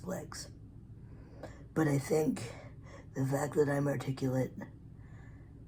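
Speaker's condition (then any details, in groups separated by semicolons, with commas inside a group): Cerebral palsy; physically disabled; articulate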